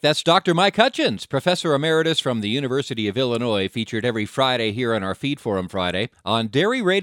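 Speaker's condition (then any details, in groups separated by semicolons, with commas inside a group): No condition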